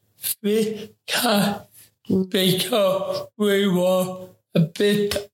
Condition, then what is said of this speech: Cerebral palsy. And today we're going to take it, as your mom said, we're going to take it very slow and you're going to talk to me word